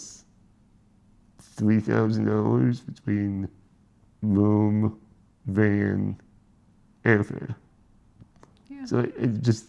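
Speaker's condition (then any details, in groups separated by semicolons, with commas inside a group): Spinal muscular atrophy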